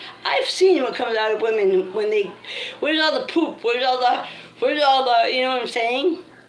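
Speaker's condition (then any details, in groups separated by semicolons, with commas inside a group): Cerebral palsy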